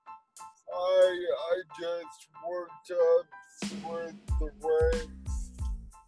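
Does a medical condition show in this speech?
Yes: cerebral palsy; uses walker at school since about fourth grade.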